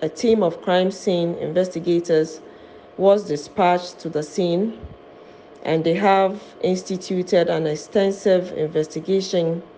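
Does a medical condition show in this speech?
No.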